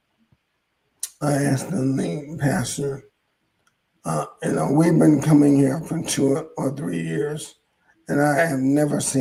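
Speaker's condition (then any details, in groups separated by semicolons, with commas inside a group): ALS; hoarse voice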